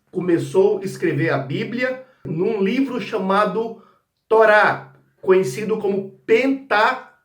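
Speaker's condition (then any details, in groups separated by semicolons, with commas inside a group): No condition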